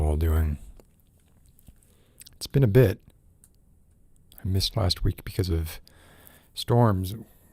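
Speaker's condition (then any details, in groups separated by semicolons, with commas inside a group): No condition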